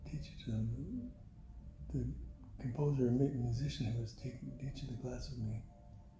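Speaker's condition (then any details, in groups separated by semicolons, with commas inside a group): Parkinson's; voice weakened by Parkinson's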